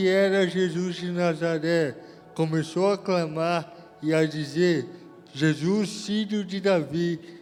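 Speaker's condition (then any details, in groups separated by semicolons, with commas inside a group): Cerebral palsy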